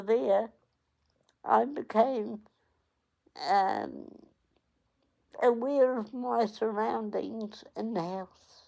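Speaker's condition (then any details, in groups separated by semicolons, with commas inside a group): Cerebral palsy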